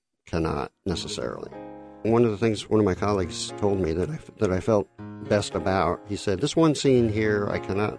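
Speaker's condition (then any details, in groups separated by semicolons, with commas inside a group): Cleft lip and palate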